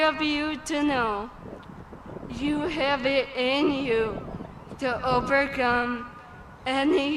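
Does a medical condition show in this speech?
Yes: cerebellar ataxia.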